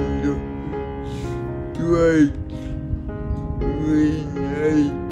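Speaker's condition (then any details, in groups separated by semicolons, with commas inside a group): Cerebral palsy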